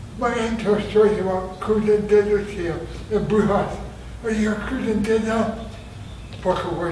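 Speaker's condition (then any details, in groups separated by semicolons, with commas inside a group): Traumatic brain injury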